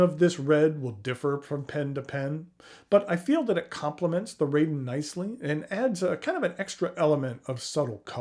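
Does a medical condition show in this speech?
No.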